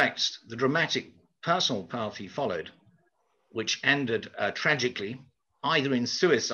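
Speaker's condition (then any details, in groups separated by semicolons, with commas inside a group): No condition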